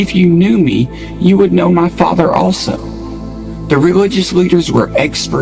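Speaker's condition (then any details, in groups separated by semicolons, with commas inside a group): No condition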